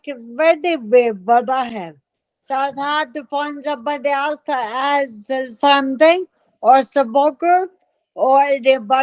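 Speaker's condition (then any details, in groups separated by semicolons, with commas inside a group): Multiple system atrophy; speech changes among early symptoms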